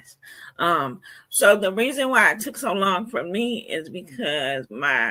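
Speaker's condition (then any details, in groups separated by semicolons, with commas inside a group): Cerebral palsy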